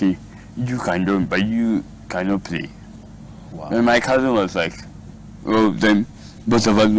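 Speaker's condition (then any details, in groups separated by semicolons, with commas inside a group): Cerebral palsy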